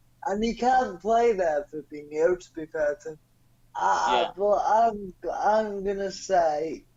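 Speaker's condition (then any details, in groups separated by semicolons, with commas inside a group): Cerebral palsy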